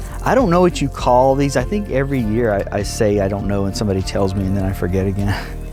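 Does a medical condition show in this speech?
No.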